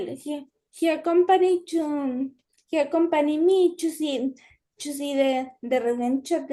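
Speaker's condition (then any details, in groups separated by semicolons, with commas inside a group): Cerebral palsy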